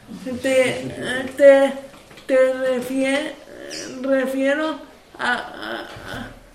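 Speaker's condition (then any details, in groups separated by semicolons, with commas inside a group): Cerebral palsy; wheelchair user, attends Atenpace day centre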